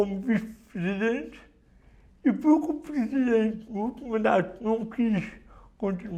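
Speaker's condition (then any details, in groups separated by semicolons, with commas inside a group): Cerebral palsy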